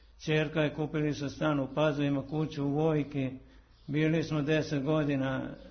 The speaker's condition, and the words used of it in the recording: Parkinson's disease. I vi imate poteškoća zdravstvenih, bolujete od Parkinsonove bolesti, ali se naravno to ne vidi na radiju, mi pričamo najnormalnije, uspevate i da prevaziđete te teškoće, nije to lako.